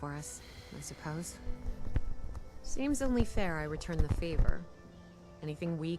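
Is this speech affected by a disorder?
No.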